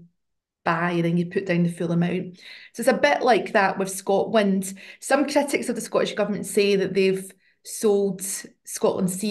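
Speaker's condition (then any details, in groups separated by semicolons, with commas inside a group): No condition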